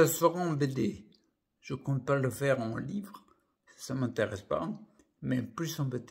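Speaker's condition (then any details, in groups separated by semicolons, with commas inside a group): Primary progressive multiple sclerosis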